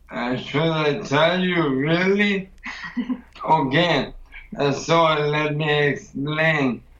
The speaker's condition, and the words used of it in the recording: ALS (motor neuron disease). And also about my voice, and you need muscle for the voice too.